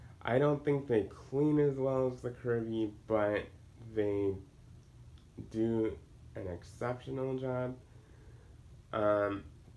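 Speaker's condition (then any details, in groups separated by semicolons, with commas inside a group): Cerebral palsy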